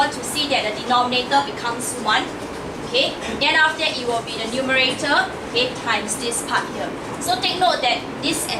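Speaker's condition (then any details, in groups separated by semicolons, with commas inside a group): No condition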